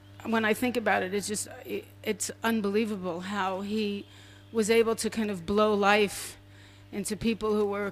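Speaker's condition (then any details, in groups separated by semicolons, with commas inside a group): No condition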